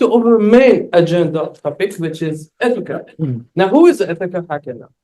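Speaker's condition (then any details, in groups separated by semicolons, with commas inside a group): No condition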